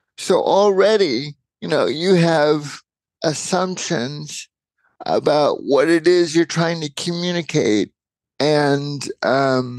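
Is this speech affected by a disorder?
Yes: cerebral palsy.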